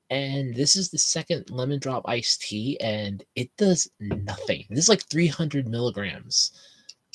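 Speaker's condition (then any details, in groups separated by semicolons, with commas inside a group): No condition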